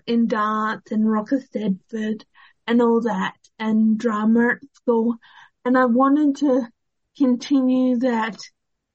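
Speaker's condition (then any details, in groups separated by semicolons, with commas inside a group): Cerebral palsy; therapies during schooling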